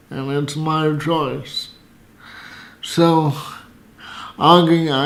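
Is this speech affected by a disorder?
Yes: cerebral palsy, severe; spastic type.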